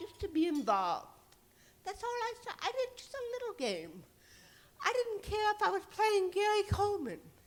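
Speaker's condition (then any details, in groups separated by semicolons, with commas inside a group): Cerebral palsy; titanium neck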